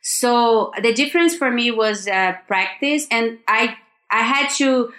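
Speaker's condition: No condition

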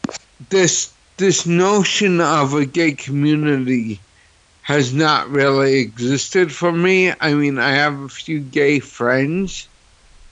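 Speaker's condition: Cerebral palsy; host hears New York accent

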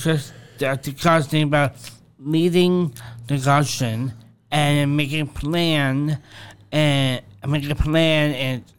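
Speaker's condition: Down syndrome; open heart surgery in infancy

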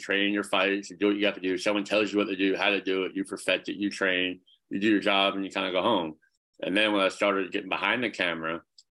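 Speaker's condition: Cleft palate; congenital, severe

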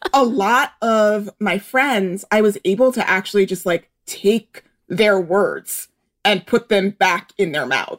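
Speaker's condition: No condition

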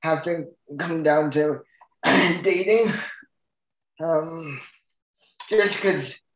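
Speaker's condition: Cerebral palsy; full-time wheelchair user

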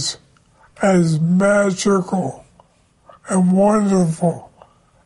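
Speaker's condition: ALS; slower form, onset at 52 with hand weakness, diagnosed at Mount Sinai, NFL head trauma suspected; voice has lost its timbre

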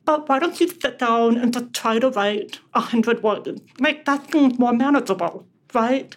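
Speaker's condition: Deafness; reading lips and live captions

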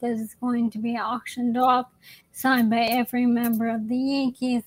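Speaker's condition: ALS; young onset, young woman living with ALS

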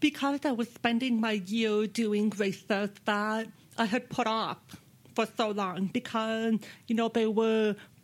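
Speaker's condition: Deafness; interviewers' voices dubbed in later

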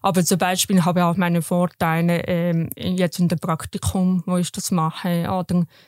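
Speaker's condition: Deafness, congenital; learning sign language

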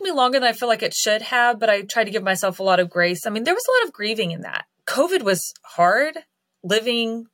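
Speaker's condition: No condition

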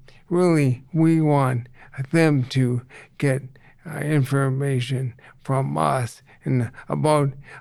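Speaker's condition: ALS; reduced ability to get around

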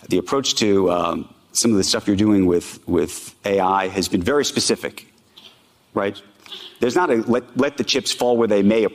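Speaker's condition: No condition

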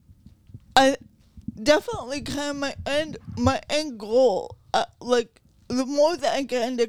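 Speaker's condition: Cerebral palsy

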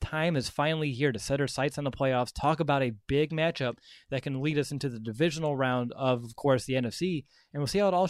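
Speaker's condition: No condition

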